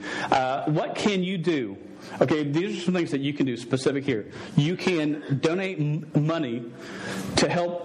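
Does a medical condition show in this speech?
Yes: stuttering; long-standing stutter, present over 24 years, once fought calling to teach because unable to talk; says words would come out all wrong and different if he tried witnessing speech; here blocks.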